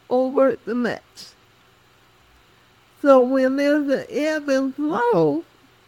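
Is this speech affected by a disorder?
Yes: cerebral palsy; speech affected.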